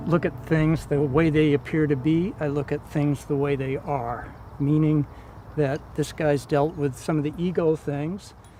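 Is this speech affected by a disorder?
No.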